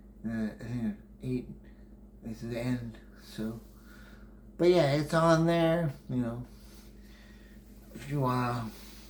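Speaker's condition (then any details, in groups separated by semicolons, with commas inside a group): Brain injury; memory greatly affected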